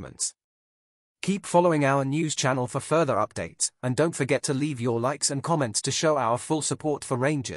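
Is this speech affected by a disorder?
No.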